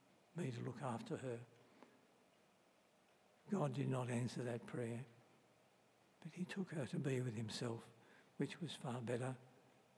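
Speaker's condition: Parkinson's disease; varying

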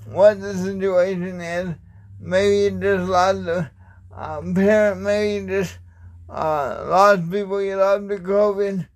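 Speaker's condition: Cerebral palsy

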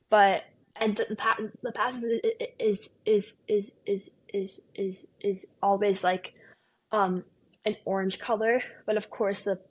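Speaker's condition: Stuttering; onset in fourth grade, began about two days after starting ADHD medication, earlier lisp until first grade, long-term speech therapy; openly stutters, audible repetitions such as 'for for for for'; very severe at onset, stopped talking in class, school stuttering therapy; repeated sounds, repeated words

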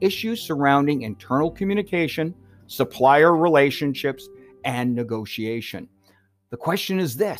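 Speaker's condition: No condition

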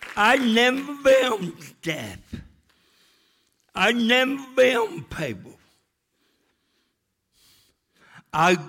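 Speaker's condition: Cerebral palsy; walks with limp

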